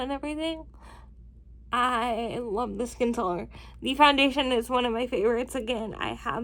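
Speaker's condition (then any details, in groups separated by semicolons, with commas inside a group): Cerebral palsy, spastic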